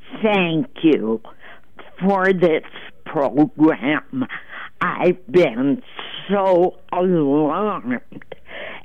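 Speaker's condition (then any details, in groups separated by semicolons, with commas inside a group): Trouble speaking; self-reported trouble speaking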